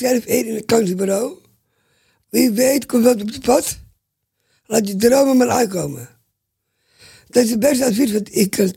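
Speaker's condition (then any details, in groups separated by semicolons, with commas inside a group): Down syndrome; congenital, present since birth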